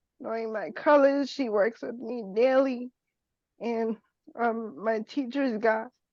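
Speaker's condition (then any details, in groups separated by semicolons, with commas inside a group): Cerebral palsy; wheelchair user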